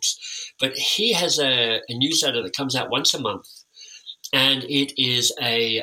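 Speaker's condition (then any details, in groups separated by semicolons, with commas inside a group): Cleft lip and palate; time with an orthodontist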